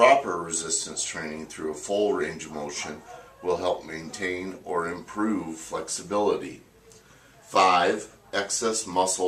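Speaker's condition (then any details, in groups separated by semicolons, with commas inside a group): No condition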